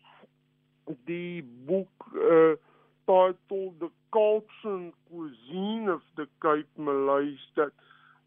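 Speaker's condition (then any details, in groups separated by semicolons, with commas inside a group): Cerebral palsy; affects speed of communication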